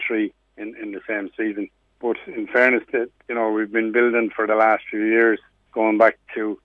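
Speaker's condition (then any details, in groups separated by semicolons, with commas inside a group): No condition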